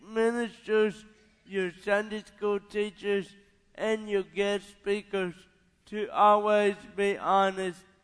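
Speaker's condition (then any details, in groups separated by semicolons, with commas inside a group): Cerebral palsy; white plastic braces on both legs in childhood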